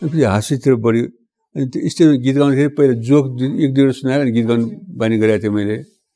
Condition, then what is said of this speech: Parkinson's disease. टिभीबाट सुन्दाखेरि आफै बोलेको आफै नबुझिया हुन्छ कतिपय अहिले बोलेको पनि कतिपय बुझिँदैन होला